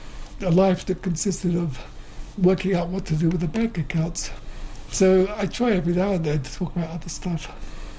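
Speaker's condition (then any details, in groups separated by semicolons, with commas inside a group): Motor neuron disease; wheelchair user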